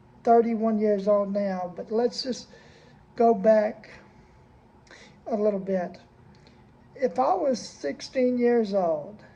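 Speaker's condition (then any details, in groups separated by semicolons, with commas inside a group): Cerebral palsy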